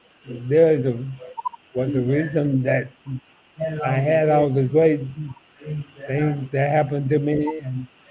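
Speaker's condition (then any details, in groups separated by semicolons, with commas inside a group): ALS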